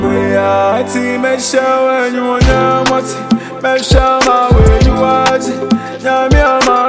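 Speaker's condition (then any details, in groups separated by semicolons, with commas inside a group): No condition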